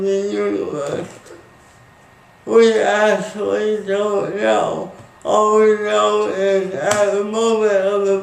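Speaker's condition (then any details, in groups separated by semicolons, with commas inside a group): Speech impairment after birth surgery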